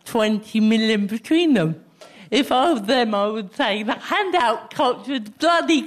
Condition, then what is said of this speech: Cerebral palsy. I think I'm clumsy with poor diction.